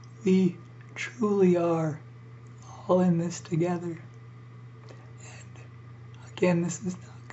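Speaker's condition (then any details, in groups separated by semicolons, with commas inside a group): ALS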